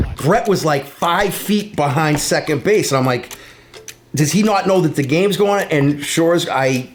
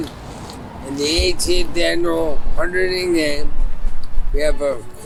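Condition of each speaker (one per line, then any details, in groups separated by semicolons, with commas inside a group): No condition
ALS; 7 years after onset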